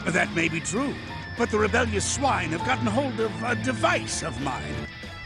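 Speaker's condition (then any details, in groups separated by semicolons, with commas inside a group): No condition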